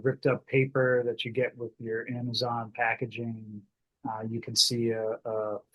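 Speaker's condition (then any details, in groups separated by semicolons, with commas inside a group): No condition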